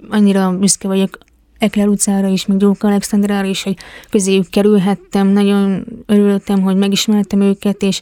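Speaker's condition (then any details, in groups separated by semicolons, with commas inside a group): Hearing impairment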